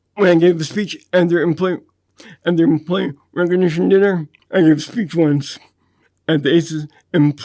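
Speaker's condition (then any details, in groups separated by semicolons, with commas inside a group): Dystonia; neurological condition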